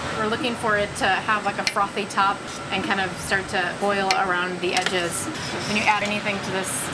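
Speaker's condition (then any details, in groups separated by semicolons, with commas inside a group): No condition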